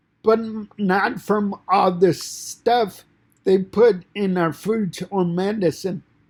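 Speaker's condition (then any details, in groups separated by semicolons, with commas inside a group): Cerebral palsy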